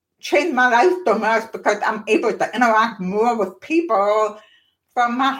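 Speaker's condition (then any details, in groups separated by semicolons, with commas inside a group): Profound deafness; born profoundly deaf, hearing aids until 30s, one cochlear implant after youngest child, weeks post-surgery dizziness; one cochlear implant aids lip reading, noise defeats it, other ear unaided, reprogrammed after upgrades; deaf accent, listeners notice, childhood speech therapy at UT Dallas Cellular Center, ended by middle school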